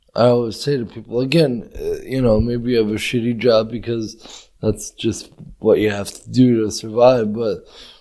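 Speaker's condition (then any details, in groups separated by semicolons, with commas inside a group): Cerebral palsy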